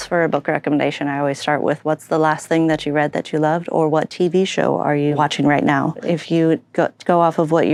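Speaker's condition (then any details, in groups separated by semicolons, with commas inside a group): No condition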